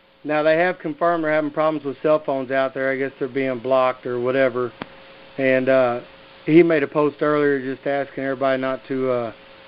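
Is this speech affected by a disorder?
No.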